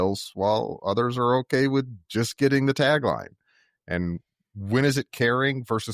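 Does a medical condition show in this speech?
No.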